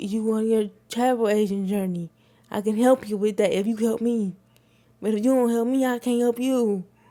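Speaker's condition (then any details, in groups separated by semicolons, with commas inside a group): Cerebral palsy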